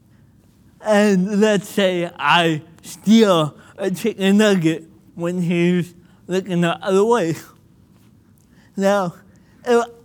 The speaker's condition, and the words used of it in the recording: Cerebral palsy. I have cerebral palsy, and that could make speaking a little bit difficult for me.